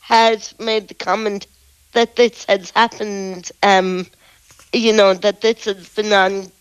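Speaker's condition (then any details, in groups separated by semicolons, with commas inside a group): Muscular dystrophy; physically disabled, needs personal assistants daily, slow getting out of bed, muscles stiffen in morning; catching breath after speaking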